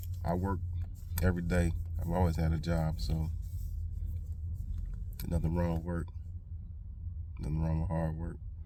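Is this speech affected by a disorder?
No.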